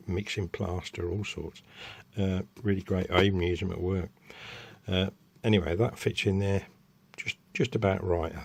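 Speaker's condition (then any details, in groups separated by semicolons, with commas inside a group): No condition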